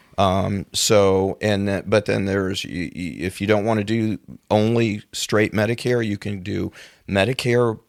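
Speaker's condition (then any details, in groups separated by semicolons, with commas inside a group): No condition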